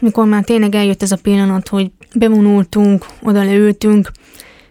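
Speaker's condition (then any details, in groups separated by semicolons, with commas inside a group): Hearing impairment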